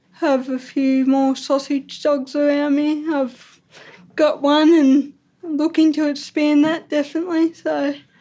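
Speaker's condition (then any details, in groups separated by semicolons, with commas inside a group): Ataxic cerebral palsy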